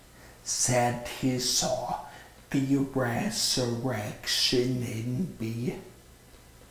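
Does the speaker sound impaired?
Yes: stroke with paralyzed vocal cord; stroke at 35, craniotomy at Barnes Jewish Hospital, alphabet board early, left-hand writing; nearly 5 years post-stroke, 657+ hours outpatient therapy incl advanced speech therapy, runs without aids; speaks lower and slower, singing voice part lost, public speaking difficult.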